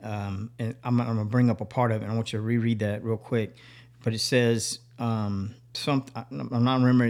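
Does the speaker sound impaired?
No.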